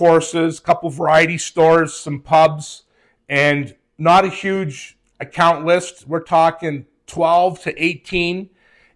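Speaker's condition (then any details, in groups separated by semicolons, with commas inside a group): No condition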